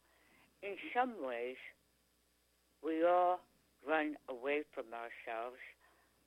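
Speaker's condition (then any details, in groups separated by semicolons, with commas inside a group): Tongue cancer; two surgeries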